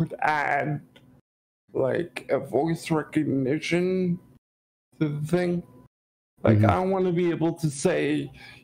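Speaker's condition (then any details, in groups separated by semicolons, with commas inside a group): Cerebral palsy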